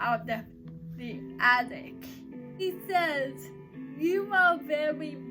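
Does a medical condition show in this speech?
Yes: cerebral palsy; uses crutches.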